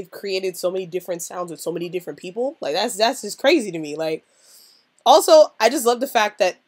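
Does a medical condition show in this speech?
No.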